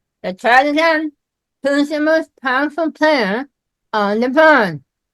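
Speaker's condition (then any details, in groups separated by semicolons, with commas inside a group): Myasthenia gravis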